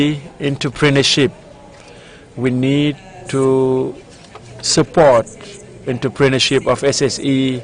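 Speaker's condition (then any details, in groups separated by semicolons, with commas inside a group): No condition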